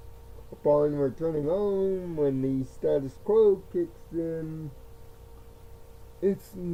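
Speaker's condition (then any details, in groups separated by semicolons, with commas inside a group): Cerebral palsy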